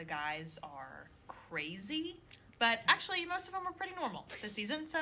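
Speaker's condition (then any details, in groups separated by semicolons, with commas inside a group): No condition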